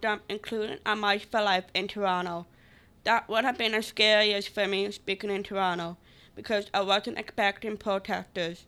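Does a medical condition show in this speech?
Yes: Down syndrome; tries again speaking clearer and louder.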